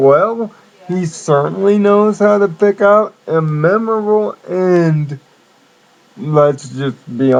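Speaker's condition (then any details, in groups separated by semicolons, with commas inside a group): Cerebral palsy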